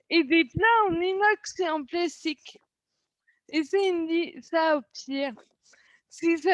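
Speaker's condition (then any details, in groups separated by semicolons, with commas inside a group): Cerebral palsy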